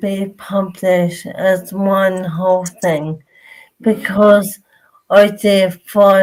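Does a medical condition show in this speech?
Yes: motor neurone disease.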